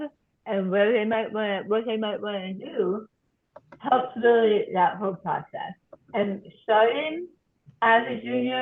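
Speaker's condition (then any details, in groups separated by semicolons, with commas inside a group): Tongue cancer surgery and reconstruction; voice altered by surgery and reconstruction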